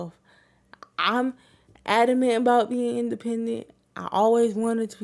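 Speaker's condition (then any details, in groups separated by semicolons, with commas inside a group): Cerebral palsy; wheelchair user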